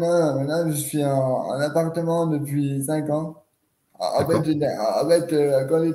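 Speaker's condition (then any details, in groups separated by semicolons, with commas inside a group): Cerebral palsy; quadriplegic, since birth, cause extreme prematurity, wheelchair user; age 30, spasticity, startles at noise, cramps block leg movement, physiotherapy, posture work, hydration, sophrology, hypnosis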